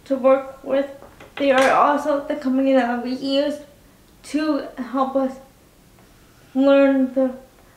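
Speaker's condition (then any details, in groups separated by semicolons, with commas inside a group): Cerebral palsy, spastic quadriplegic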